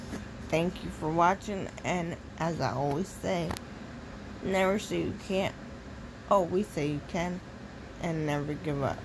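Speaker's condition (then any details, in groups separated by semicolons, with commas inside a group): Cerebral palsy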